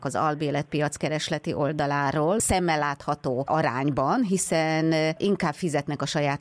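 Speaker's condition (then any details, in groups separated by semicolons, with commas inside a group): No condition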